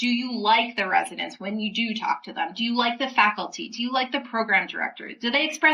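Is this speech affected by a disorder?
No.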